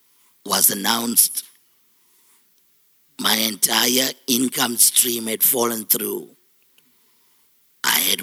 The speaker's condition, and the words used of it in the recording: Laryngectomy. To have a sexy voice like mine You've got to have a cancer really deep into your larynx.